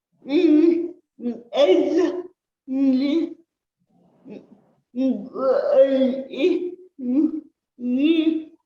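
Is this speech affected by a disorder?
Yes: cerebral palsy; since birth.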